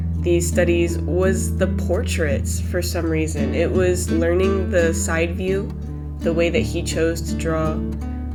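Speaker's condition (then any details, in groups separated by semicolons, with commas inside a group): No condition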